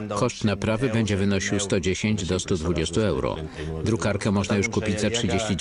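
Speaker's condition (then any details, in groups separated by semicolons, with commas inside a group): No condition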